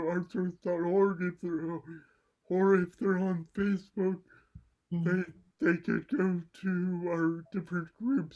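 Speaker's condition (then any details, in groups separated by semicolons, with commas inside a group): Cerebral palsy; mild left side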